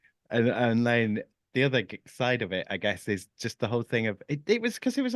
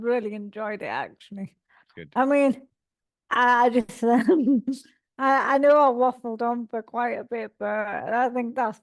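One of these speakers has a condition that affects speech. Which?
The second: cerebral palsy; from birth, all four limbs; speech sometimes slurred when tired or nervous.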